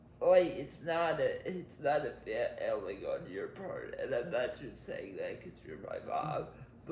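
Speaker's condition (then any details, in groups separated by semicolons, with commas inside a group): Cerebral palsy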